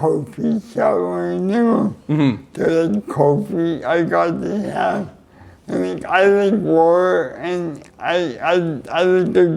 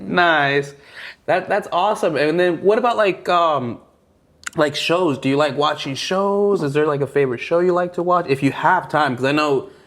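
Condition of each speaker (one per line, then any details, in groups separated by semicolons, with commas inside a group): Cerebral palsy; neck surgery went badly
No condition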